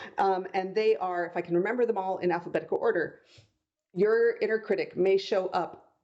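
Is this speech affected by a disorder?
No.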